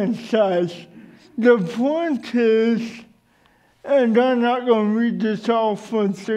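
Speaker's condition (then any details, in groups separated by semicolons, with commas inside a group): Cerebral palsy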